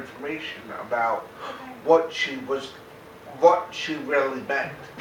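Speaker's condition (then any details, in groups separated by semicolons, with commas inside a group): Cerebral palsy; very mild form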